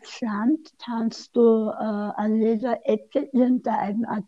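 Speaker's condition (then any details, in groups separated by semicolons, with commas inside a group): Speech impairment after tongue cancer, mild; aggressive right tongue-margin cancer into mouth arch at 48, 17-hour surgery, neck dissection, chemoradiotherapy; slightly limited, tends to speak fast, sometimes unclear, Austrian dialect, hard to understand without seeing face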